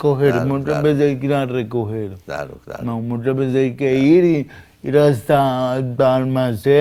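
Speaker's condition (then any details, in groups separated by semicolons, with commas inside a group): Cerebral palsy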